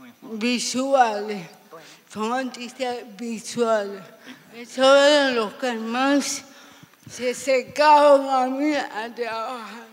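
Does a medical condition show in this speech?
Yes: severe cerebral palsy.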